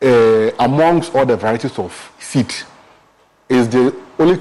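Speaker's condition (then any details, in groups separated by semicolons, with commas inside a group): No condition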